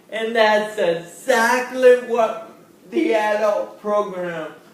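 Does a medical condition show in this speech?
Yes: cerebral palsy; since birth.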